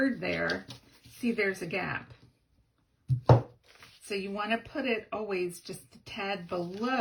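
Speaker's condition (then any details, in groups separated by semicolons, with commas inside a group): No condition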